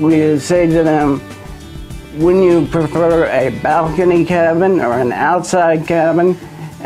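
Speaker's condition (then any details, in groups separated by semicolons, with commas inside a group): Lou Gehrig's disease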